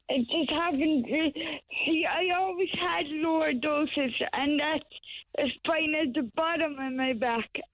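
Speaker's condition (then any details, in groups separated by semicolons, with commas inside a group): Cerebral palsy; wheelchair user, scoliosis, spinal surgery; recovering from spinal surgery, still in wheelchair; severe breathing difficulty before surgery, sometimes hospitalized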